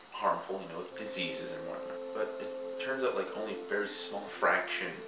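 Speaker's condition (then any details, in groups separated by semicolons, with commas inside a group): No condition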